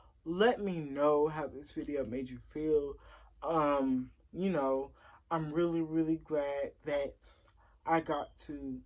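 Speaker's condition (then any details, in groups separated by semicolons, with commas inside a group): Cerebral palsy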